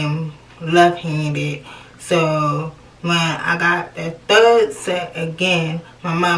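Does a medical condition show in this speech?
Yes: cerebral palsy.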